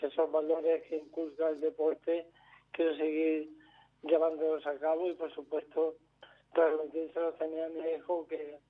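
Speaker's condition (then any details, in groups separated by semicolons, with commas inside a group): Amyotrophic lateral sclerosis; progressive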